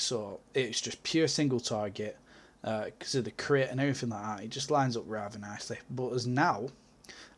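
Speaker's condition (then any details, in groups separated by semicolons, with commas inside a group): No condition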